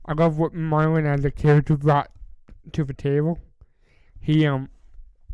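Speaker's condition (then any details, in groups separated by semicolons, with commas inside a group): Cerebral palsy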